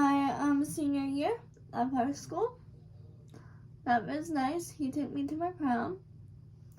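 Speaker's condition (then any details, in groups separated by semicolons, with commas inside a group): Cerebral palsy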